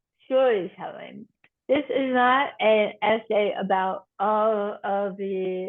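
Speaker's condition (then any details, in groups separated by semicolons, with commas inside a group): Tongue cancer surgery and reconstruction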